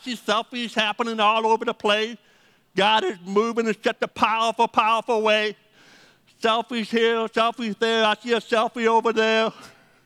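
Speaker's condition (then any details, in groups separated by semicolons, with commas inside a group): Deafness; hard time hearing phone callers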